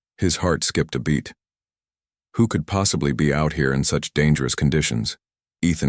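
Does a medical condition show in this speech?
No.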